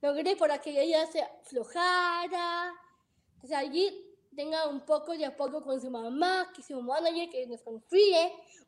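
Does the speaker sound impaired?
Yes: Down syndrome; about 21 years since birth, ongoing therapies.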